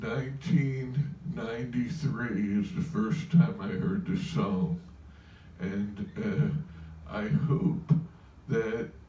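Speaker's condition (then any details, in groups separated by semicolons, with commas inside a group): Parkinson's, Lewy body dementia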